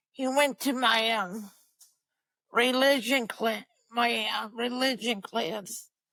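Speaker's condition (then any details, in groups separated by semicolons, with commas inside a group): Cerebral palsy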